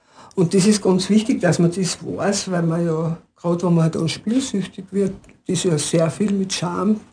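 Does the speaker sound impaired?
Yes: Parkinson's disease; diagnosed at age 45, brain tumour then multiple sclerosis first suspected; ten years since onset.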